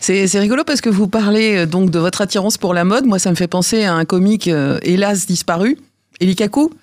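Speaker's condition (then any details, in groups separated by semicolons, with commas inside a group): No condition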